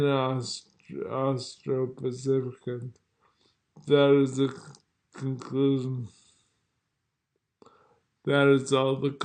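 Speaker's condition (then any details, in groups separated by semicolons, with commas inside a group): Multiple sclerosis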